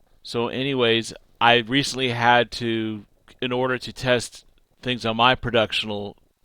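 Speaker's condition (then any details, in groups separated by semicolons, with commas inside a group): No condition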